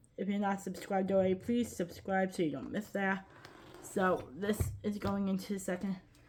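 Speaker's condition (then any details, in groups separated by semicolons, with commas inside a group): Cerebral palsy, quadriplegic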